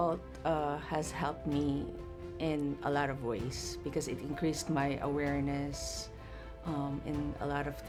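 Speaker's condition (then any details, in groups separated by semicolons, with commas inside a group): No condition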